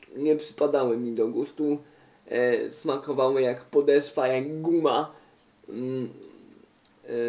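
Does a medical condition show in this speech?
Yes: cerebral palsy; uses wheelchair.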